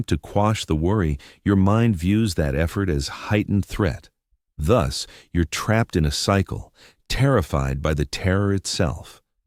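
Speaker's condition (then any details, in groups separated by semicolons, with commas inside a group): No condition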